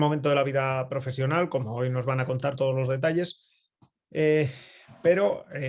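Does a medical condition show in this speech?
No.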